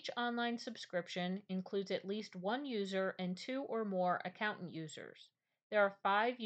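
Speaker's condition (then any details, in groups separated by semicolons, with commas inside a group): No condition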